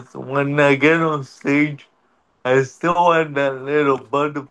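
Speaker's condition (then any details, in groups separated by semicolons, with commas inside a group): Cerebral palsy; wheelchair over the years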